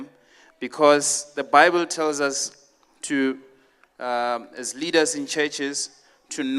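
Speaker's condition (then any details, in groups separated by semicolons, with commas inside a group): No condition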